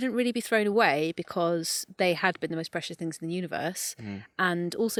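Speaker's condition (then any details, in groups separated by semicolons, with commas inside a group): No condition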